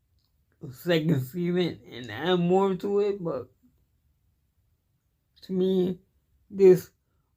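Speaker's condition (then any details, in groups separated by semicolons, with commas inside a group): Cerebral palsy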